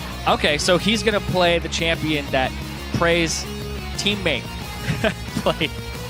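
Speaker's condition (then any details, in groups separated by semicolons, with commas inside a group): No condition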